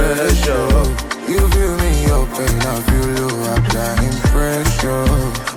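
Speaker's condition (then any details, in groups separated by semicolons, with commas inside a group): No condition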